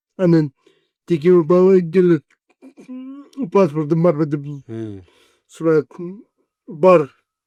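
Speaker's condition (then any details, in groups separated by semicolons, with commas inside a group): Cerebral palsy; 40 years with condition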